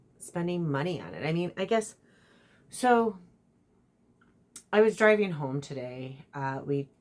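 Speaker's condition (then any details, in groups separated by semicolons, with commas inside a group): No condition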